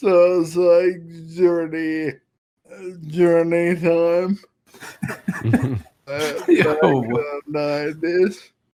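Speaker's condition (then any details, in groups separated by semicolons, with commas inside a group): Friedreich's ataxia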